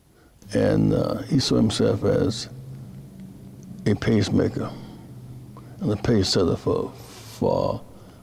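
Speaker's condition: Parkinson's disease; speech therapy

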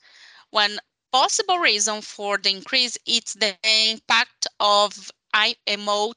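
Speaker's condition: No condition

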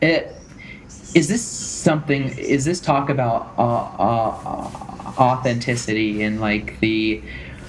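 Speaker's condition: Stuttering; not caused by nervousness; stutters openly, no longer switches words; now stutters through words, sometimes fluent; prolonged sounds

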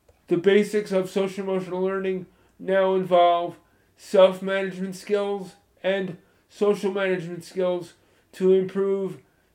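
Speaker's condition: Spastic cerebral palsy, moderate

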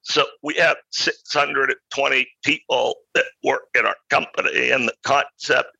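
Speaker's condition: Spasmodic dysphonia; talked less to protect voice

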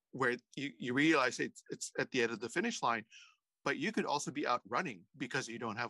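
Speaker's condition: No condition

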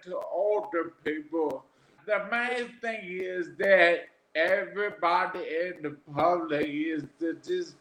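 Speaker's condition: Aphasia after stroke; about 13 years since stroke

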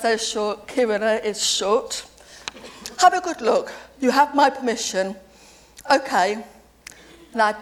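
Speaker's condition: Deafness; deaf since age seven, lip reads, deaf family, sister lip-spoke television in childhood

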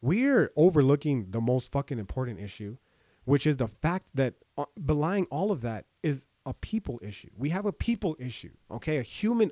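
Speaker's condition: No condition

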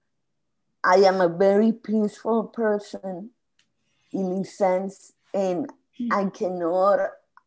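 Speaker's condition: Spasmodic dysphonia; hard to get words out

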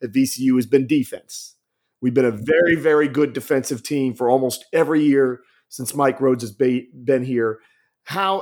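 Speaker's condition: No condition

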